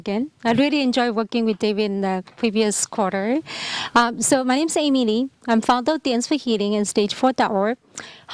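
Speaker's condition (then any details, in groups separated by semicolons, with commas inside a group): No condition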